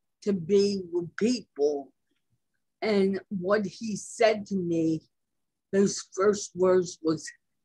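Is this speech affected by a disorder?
Yes: cerebral palsy; present from birth, traumatic birth with resuscitation.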